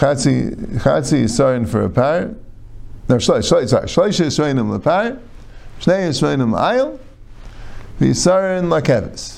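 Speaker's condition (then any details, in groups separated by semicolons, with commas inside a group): No condition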